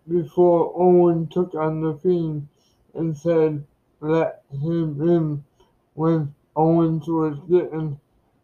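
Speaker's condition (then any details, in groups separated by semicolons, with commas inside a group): Cerebral palsy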